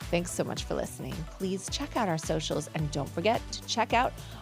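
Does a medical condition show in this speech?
No.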